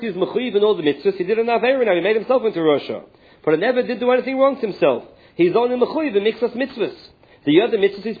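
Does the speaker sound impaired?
No.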